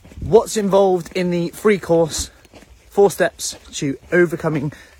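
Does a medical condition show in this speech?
No.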